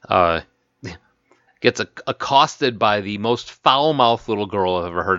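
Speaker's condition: No condition

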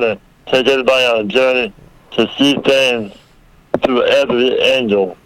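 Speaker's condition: Muscular dystrophy, a rare form

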